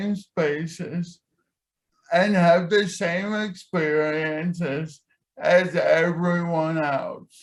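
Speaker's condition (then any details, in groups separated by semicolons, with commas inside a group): Cerebral palsy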